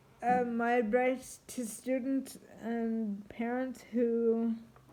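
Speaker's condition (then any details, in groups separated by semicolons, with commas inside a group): Triplegic cerebral palsy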